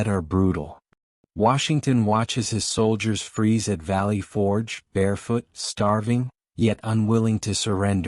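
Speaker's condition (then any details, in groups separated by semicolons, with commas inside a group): No condition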